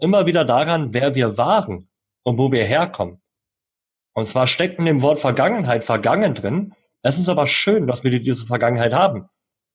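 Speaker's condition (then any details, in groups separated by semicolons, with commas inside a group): Cleft lip and palate, cleft lip, jaw and palate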